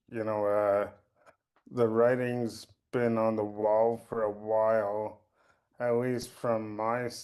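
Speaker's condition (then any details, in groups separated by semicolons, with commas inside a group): Cerebral palsy; since birth, birth complications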